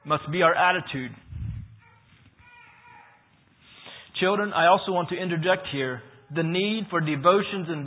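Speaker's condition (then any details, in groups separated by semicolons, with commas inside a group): No condition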